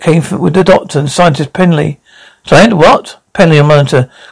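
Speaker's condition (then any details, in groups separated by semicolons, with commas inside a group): No condition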